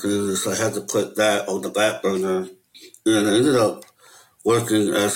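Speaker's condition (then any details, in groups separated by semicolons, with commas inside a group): Möbius syndrome; cannot smile or frown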